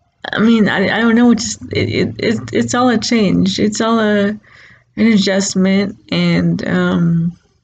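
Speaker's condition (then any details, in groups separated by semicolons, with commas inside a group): Cerebral palsy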